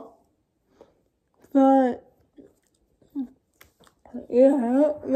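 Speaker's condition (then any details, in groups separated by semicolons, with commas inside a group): Cerebral palsy; uses feeding aid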